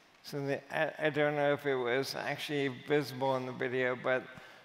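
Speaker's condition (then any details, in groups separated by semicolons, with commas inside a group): Amyotrophic lateral sclerosis; speech audibly affected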